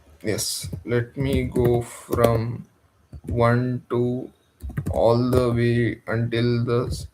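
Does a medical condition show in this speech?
No.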